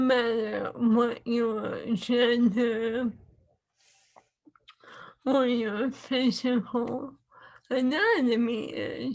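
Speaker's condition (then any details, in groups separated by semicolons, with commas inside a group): ALS; swallowing lost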